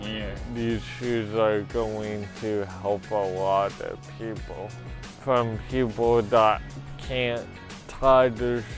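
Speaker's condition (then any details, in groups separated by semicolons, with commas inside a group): Cerebral palsy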